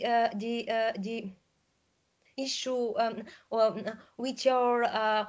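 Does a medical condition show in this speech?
No.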